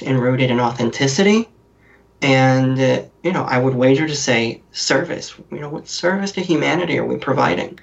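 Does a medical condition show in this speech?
Yes: cleft lip and palate; talks differently.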